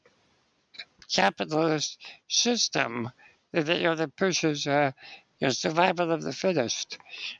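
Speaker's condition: Spinal muscular atrophy; present from birth, muscle weakness, lifelong wheelchair use

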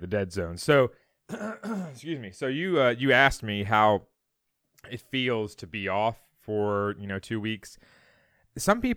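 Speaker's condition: No condition

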